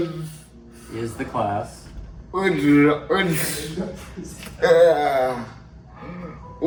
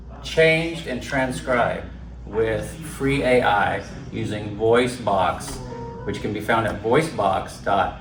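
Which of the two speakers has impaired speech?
The first: cerebral palsy; speech hard to understand, uses AI transcription.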